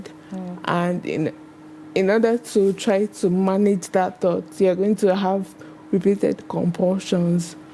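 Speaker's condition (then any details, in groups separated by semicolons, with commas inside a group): Cerebral palsy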